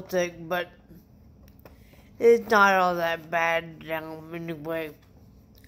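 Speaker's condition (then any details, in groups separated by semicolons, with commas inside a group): Traumatic brain injury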